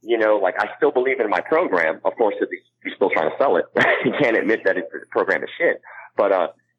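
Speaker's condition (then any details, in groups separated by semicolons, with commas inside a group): Cleft palate; congenital cleft palate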